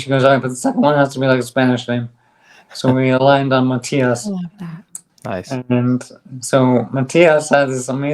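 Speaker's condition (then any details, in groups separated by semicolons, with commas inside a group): ALS; on drug, stronger bite, speaks better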